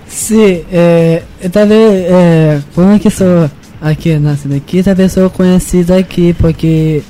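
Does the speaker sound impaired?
Yes: Down syndrome; 18 years old, turning 19.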